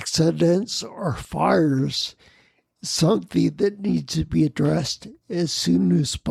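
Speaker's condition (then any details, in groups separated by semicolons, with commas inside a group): Spinocerebellar ataxia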